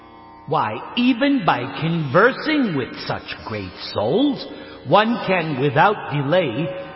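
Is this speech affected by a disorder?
No.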